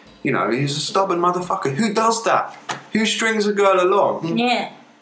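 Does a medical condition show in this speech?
No.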